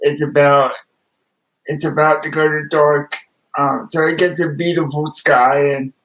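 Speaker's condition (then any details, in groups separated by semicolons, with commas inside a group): Cerebral palsy with spastic quadriplegia; motorized wheelchair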